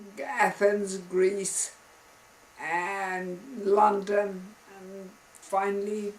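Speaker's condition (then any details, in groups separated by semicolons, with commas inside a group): Multiple sclerosis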